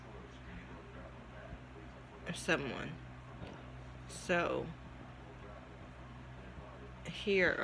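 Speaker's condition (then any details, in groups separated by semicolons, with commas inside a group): Cerebral palsy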